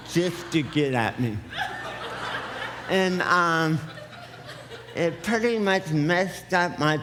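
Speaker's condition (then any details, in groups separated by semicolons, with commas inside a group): Cerebral palsy; affects speech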